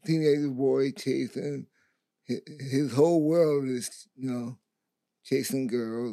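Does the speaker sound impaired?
Yes: stroke; stroke at 17, football hit, hydrocephalus, blocked neck artery, surgery Scottish Rite Atlanta, TBI, face transplant; babbling, uncontrollable drooling, slurred speech mother could not understand at onset, persisted after brain surgery.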